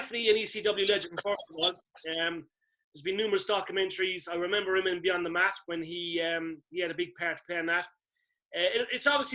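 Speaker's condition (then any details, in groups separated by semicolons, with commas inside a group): No condition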